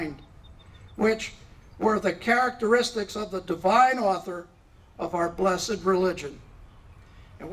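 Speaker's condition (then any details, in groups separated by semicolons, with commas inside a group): No condition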